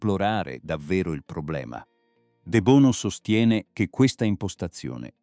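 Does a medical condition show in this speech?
No.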